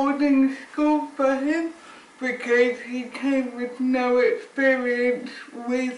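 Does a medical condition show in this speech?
Yes: cerebral palsy; affects speech.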